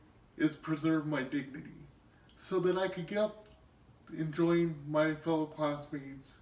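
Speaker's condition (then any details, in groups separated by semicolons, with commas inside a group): Cerebral palsy; cerebral palsy from birth, wheelchair user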